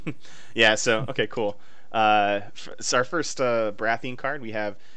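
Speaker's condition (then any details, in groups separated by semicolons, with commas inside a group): No condition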